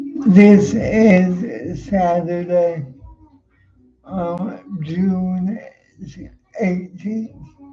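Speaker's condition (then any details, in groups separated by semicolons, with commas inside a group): Cerebral palsy; speech noticeably affected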